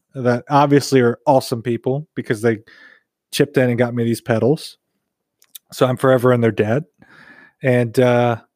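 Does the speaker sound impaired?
No.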